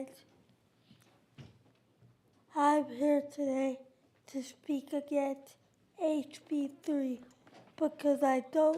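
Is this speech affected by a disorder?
Yes: cerebral palsy; uses power wheelchair.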